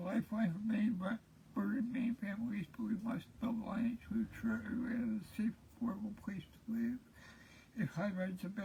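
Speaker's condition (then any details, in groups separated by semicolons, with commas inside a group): Cerebral palsy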